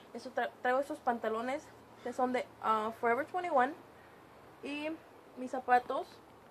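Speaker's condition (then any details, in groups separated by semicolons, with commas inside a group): No condition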